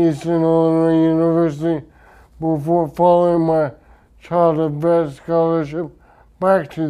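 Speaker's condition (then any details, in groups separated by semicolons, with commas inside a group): Traumatic brain injury; speech affected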